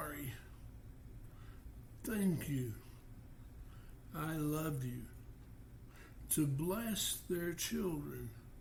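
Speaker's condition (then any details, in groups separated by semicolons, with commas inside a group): Parkinson's disease; stage 3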